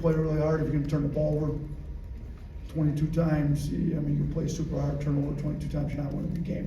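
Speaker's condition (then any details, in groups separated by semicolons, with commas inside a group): No condition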